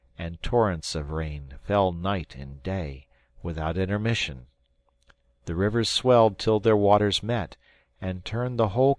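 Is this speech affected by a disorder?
No.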